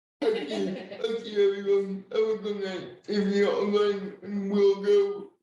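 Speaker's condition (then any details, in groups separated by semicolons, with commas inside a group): Cerebral palsy, spastic and dyskinetic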